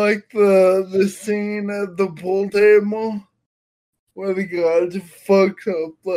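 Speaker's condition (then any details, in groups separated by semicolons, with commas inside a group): Friedreich's ataxia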